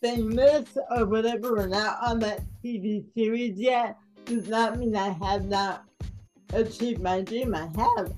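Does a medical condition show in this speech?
Yes: cerebral palsy; no breathing at birth for 45 minutes, diagnosed at age 2, mildly affects speaking and gait; mild speech impediment, sometimes hard to understand, mistaken for intoxicated, conscientious about clear diction.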